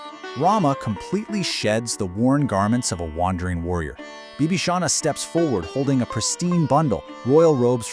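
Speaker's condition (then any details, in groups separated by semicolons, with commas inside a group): No condition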